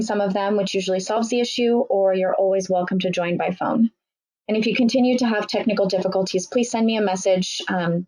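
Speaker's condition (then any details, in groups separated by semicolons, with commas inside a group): No condition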